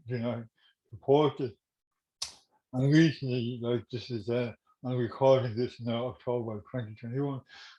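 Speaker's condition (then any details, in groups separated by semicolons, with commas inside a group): Cerebral palsy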